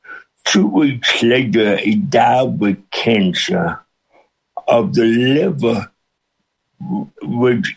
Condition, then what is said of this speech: Cerebral palsy. God allowed me to be born with cerebral palsy, with a speech impediment, because people have to really listen to what I say.